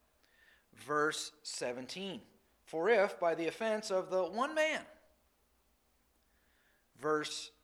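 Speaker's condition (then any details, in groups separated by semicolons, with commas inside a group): No condition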